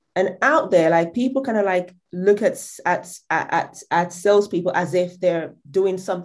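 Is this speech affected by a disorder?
Yes: stutter; formerly very bad stutter; much improved from very bad; would sometimes freeze on sales calls; here repeated sounds, blocks.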